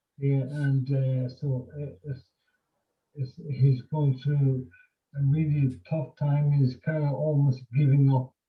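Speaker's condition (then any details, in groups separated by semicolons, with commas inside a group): Motor neurone disease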